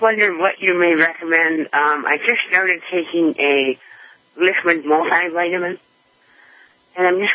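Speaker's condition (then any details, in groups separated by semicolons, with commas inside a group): Throat cancer; throat cancer diagnosed last year, all intake via enteral feeding tube; recent loss of energy, hard to gain weight, recently started liquid multivitamin; unable to swallow anything by mouth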